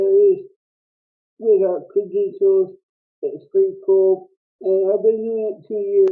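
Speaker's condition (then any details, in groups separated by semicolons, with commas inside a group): Cerebral palsy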